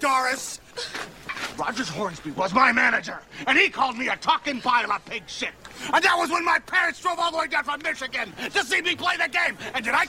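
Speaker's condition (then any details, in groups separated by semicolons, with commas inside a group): No condition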